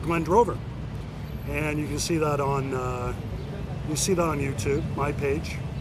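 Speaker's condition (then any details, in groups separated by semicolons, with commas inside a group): No condition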